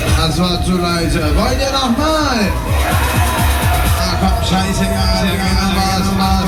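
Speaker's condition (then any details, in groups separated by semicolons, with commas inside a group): No condition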